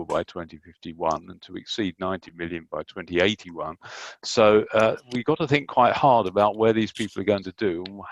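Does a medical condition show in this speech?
No.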